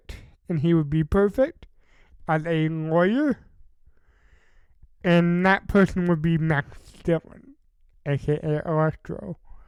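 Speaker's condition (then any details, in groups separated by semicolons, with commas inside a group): Cerebral palsy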